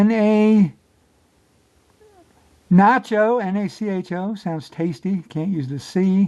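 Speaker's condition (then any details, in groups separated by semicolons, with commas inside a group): No condition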